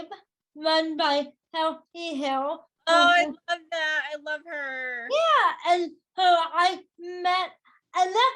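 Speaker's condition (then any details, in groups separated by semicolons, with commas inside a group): Cerebral palsy, spastic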